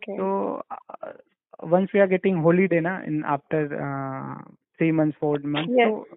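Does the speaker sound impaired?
No.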